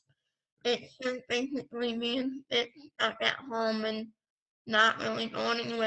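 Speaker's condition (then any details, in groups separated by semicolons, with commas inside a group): Pompe disease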